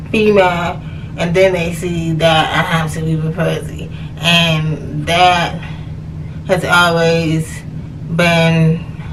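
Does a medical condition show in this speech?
Yes: cerebral palsy; hard of hearing.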